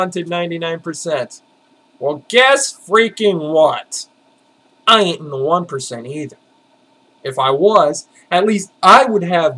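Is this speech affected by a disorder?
No.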